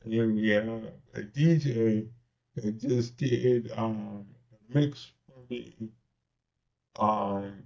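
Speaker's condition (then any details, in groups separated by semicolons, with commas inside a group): Cerebral palsy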